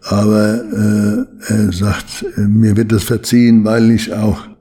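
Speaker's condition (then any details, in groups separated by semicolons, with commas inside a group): Parkinson's disease; limits daily routine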